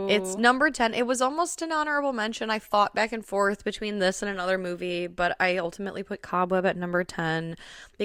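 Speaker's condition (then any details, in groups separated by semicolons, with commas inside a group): No condition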